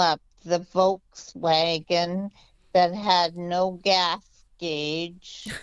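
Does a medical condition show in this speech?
Yes: multiple sclerosis; diagnosed at age 17.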